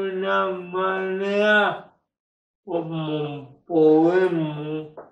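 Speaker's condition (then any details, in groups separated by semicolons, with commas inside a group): Cerebral palsy; speech sometimes hard for others to understand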